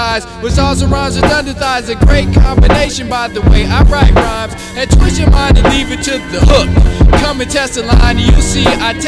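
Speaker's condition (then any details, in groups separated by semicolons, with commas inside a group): No condition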